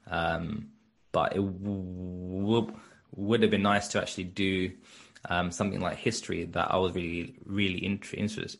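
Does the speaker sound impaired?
Yes: stutter; onset age four after two fluent years, ineffective speech therapy, drama school, Birmingham University course; blocking and freezing in childhood, fluent in drama performances, avoided class reading as teen; here repeated sounds, repeated words, prolonged sounds.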